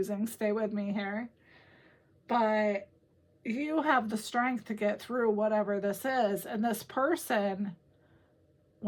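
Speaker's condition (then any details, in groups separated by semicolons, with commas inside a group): No condition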